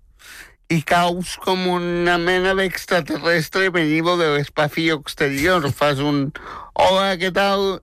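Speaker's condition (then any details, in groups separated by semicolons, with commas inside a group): Spastic tetraplegic cerebral palsy; very talkative since age 3, worked hard to make people understand speech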